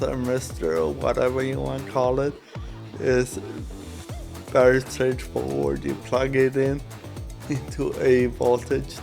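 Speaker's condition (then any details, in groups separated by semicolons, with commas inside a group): Cerebral palsy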